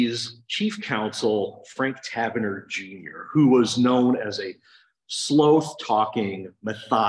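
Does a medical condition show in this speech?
No.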